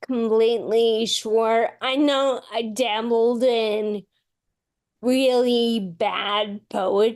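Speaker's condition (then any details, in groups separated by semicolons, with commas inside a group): Friedreich's ataxia; progressive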